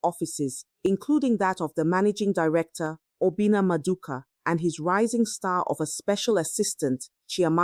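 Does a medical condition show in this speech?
No.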